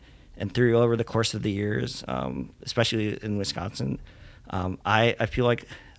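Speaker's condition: Cleft lip and palate; congenital

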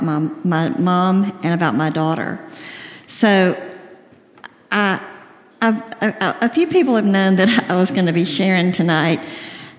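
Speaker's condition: Cleft lip and palate, severe

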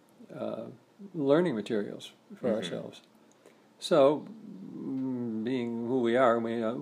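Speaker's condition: Parkinson's disease; reduced gait

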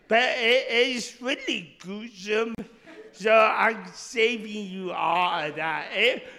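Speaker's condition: Speech impediment; initially misdiagnosed

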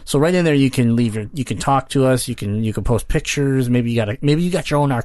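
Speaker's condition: Cleft palate; congenital

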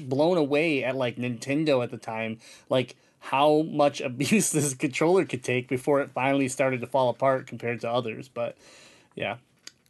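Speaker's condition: Cleft palate; congenital cleft palate, childhood surgeries at children's hospital

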